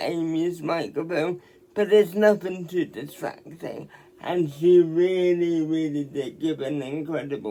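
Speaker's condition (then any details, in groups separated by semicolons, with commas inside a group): Quadriplegic cerebral palsy; quadriplegic, full-time powerchair user; diagnosed in infancy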